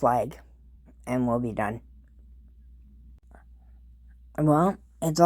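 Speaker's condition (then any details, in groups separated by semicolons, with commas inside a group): Cerebral palsy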